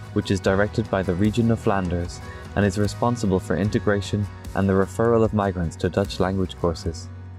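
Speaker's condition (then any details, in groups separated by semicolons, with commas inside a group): No condition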